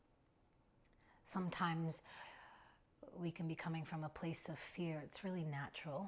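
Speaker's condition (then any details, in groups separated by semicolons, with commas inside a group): No condition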